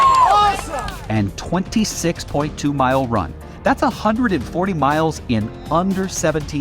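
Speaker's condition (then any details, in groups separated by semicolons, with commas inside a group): No condition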